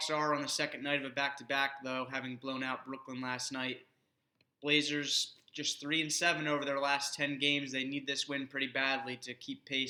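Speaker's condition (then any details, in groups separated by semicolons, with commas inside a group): No condition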